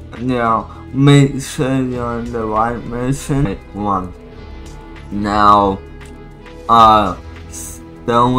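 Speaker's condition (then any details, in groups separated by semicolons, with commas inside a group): Cerebral palsy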